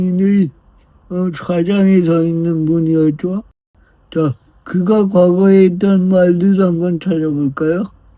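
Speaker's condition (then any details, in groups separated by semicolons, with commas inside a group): Brain lesion disability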